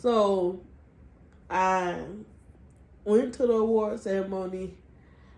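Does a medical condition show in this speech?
Yes: cerebral palsy.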